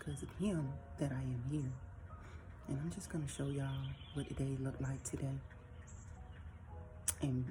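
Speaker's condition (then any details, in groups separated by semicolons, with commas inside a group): No condition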